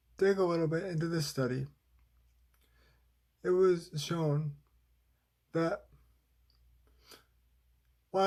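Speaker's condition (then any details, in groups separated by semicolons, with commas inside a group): Cerebral palsy, spastic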